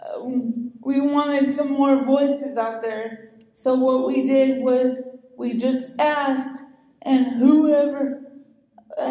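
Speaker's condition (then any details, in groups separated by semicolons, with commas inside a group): Cerebral palsy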